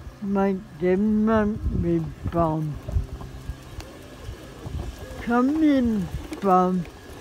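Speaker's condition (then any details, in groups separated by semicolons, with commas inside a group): Cerebral palsy; spastic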